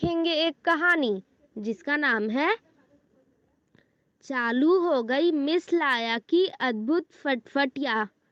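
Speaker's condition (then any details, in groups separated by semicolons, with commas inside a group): No condition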